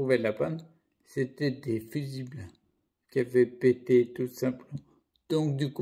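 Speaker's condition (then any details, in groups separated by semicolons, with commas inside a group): Primary progressive multiple sclerosis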